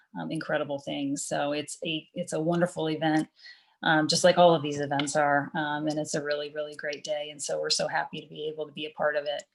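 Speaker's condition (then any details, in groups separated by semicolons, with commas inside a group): No condition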